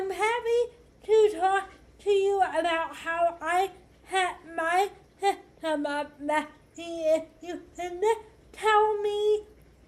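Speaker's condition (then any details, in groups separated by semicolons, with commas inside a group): Cerebral palsy; uses one hand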